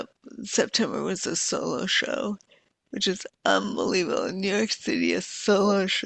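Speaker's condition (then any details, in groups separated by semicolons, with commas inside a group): Multiple sclerosis; quadriplegic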